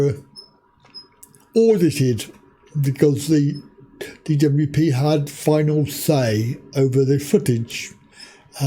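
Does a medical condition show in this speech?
Yes: cerebral palsy.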